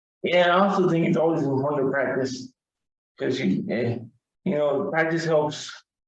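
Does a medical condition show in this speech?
Yes: cerebral palsy, severe; wheelchair user.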